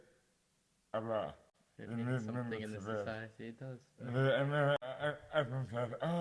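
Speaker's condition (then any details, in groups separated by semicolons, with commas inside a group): Dystonia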